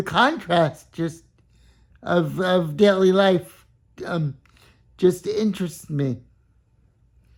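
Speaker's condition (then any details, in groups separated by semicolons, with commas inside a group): Cerebral palsy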